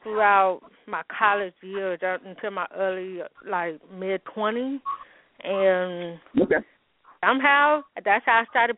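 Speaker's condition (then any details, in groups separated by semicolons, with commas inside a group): Hearing loss with speech impediment, congenital; umbilical cord wrapped around neck at birth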